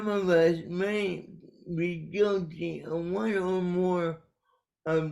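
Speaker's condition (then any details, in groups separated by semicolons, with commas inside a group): Cerebral palsy; caused by brainstem aneurysm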